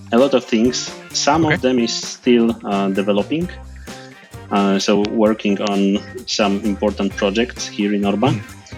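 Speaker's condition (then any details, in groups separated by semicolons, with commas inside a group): No condition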